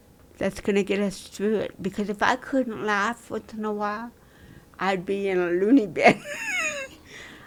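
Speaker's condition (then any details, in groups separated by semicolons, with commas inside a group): Cerebral palsy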